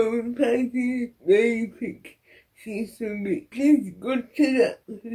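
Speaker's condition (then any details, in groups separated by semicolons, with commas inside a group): Cerebral palsy; wheelchair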